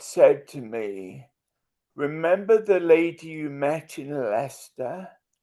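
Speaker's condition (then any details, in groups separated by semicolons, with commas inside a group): Multiple sclerosis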